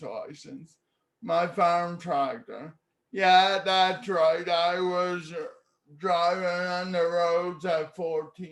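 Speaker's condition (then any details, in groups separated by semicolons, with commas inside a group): Cerebral palsy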